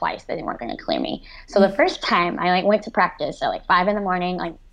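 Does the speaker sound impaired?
Yes: cleft lip and palate; severe cleft lip and palate, about 23 surgeries by 17, ischemic stroke at 18, post-stroke seizures; after stroke could not speak, text, write or converse, cognition impaired; speech pathologist and cognitive therapy.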